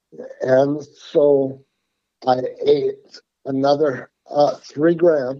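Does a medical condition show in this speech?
Yes: Parkinson's; psilocybin 1 gram every 5 hours controls tremors, helps breathing, still has breathing problems, uses cannabis.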